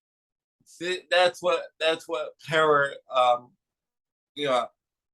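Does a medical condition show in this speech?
Yes: cerebral palsy.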